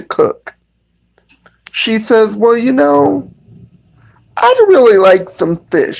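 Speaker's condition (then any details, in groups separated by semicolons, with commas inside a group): Cerebral palsy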